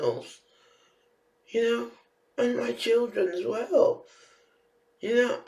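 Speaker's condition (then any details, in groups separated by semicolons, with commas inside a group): Facial palsy; can barely hear own speech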